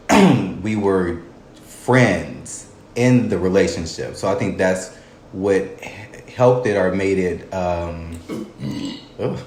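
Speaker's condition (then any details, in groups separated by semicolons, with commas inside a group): No condition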